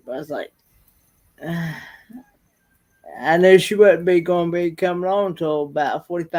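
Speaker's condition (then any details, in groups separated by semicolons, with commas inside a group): Cerebral palsy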